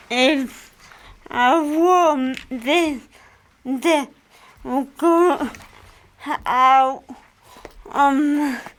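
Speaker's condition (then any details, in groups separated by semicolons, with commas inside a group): Cerebral palsy; from birth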